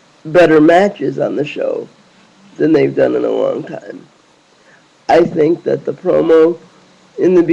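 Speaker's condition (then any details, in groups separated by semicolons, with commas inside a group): Cerebral palsy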